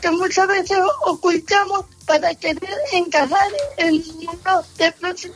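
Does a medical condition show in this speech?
Yes: cerebral palsy; from birth, motor involvement only, no cognitive effect, affects mobility since early childhood; affects ability to speak fluently since early childhood.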